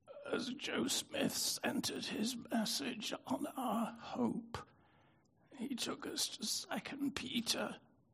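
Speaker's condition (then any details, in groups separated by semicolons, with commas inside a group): Spasmodic dystonia; affected voice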